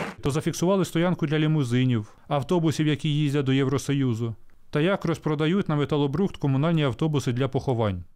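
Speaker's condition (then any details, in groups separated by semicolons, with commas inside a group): No condition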